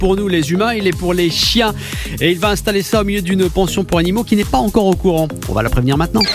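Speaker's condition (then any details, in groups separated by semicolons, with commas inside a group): No condition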